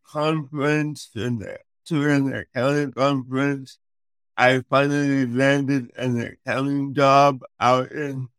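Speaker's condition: Cerebral palsy; affects speech

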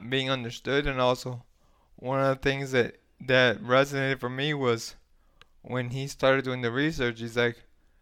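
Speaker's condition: ALS; ALS diagnosed at 35, followed by ALS team at Nova, PEG feeding tube, needs assisted toilet transfers; recent PEG feeding tube surgery at hospital next to Nova, painful, pain meds afterward

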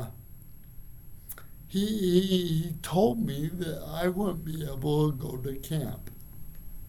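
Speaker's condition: Cerebral palsy; from birth

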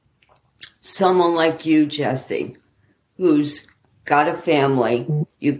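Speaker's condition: ALS; expects progression

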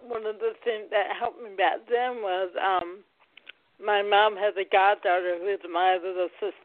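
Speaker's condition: Cerebral palsy, mild

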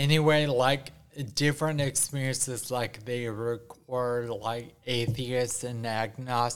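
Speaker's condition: Ataxia after strokes, mild; nine brain surgeries

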